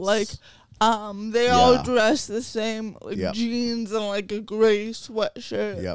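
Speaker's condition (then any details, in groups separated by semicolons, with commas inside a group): Cerebral palsy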